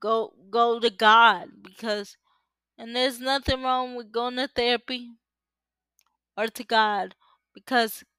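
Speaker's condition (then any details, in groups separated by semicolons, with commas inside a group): Cerebral palsy; uses power wheelchair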